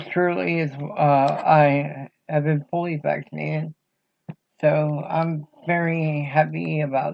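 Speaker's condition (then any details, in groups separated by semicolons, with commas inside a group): Cerebral palsy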